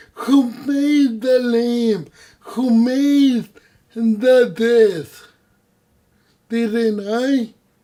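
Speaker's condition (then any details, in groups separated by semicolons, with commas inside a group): Cerebral palsy; no voice control, unusual voice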